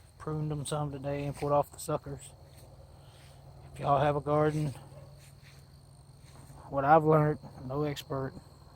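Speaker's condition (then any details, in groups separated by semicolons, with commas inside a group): No condition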